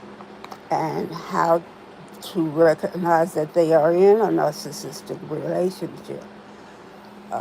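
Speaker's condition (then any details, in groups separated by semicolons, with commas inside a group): Spinal neurosarcoidosis; previously ventilated in ICU, then could not feed or groom; some trouble speaking after ICU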